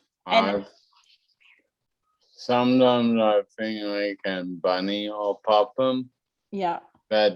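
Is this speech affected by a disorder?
Yes: cerebellar ataxia; brain cause, wheelchair; unable to walk since age 11; speech affected, hard to understand.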